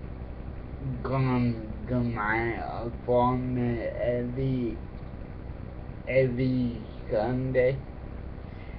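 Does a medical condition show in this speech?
Yes: cerebral palsy; affects speech.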